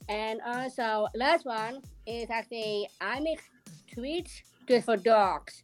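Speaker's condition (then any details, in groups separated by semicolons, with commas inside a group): Down syndrome; present from birth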